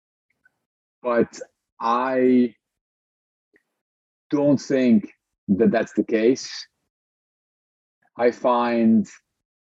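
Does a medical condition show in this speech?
Yes: stutter; stutter since birth, born and raised in Lebanon, breathing technique controls stutter to some extent, joined Toastmasters; stutters during this recording; stutter impedes speaking, long avoided speaking, breathing technique partly effective; here repeated words, blocks.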